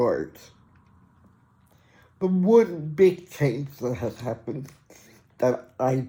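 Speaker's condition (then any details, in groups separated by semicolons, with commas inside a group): Athetoid cerebral palsy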